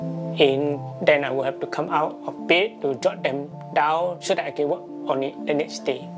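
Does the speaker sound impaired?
Yes: profound and severe deafness; profound hearing loss one side, severe other side, about 70-80% loss, onset age 2.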